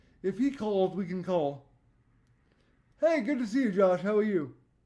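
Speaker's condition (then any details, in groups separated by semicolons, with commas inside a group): Cerebral palsy; voice tone sometimes odd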